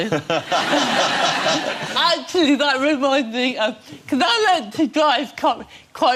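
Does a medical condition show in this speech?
Yes: cerebral palsy; since childhood.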